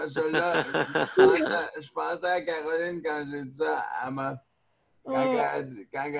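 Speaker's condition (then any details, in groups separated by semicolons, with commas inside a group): Neonatal cerebral palsy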